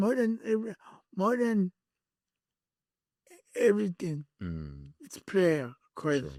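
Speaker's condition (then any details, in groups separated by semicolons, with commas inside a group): Cerebral palsy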